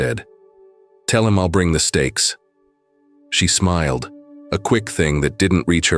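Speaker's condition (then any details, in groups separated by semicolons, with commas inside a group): No condition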